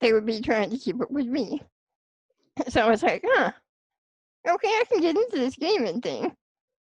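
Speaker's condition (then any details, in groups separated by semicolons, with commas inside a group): Spinal muscular atrophy; type 2, since childhood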